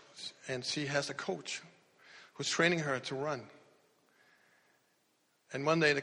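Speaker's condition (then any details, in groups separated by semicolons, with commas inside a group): No condition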